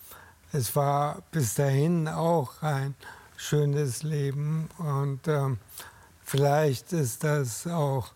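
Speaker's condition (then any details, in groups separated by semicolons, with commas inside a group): ALS; diagnosed at 47 after two months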